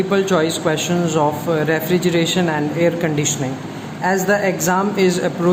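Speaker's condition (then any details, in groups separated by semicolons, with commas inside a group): No condition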